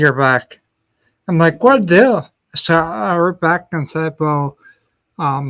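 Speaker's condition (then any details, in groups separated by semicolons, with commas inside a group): Ataxia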